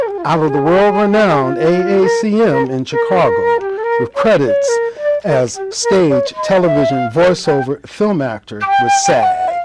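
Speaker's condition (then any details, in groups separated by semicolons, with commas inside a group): No condition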